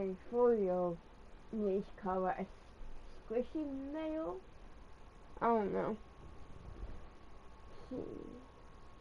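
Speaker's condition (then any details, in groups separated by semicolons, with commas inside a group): Cerebral palsy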